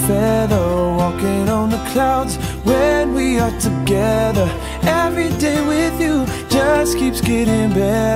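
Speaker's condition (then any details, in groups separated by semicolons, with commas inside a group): No condition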